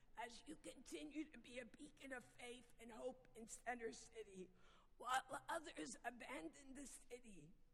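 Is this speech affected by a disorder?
Yes: vocal dysphonia; noticeably sultry voice, not painful.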